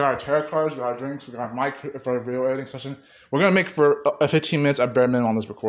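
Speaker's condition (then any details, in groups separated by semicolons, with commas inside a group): No condition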